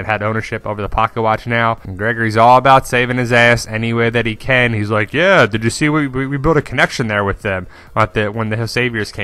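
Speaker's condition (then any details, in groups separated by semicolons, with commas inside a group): No condition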